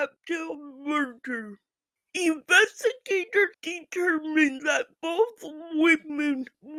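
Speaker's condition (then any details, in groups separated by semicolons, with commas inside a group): Physical speech impairment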